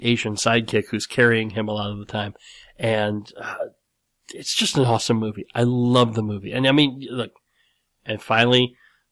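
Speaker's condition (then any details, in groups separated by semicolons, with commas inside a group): Cleft lip and palate; nose still slightly crooked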